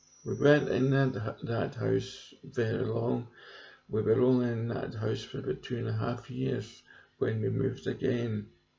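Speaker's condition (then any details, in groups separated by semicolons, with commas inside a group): Cerebral palsy; present from birth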